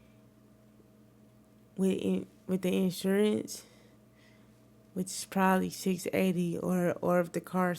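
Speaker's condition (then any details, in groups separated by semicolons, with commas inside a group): Cerebral palsy; wheelchair user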